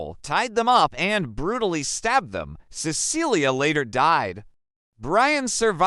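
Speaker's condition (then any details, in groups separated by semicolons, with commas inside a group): No condition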